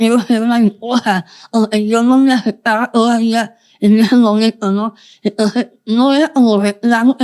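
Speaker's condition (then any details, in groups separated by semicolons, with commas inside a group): Moebius syndrome, congenital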